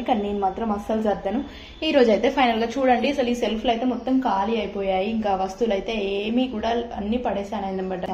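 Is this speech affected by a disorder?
No.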